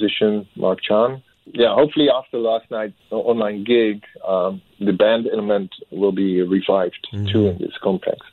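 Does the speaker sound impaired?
No.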